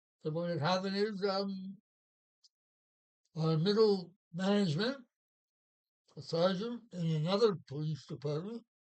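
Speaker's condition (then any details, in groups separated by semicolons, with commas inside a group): Parkinson's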